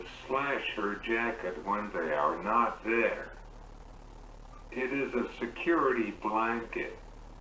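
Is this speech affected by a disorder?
Yes: cerebral palsy; uses wheelchair.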